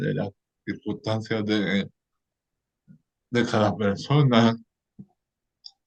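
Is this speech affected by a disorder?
Yes: cerebral palsy.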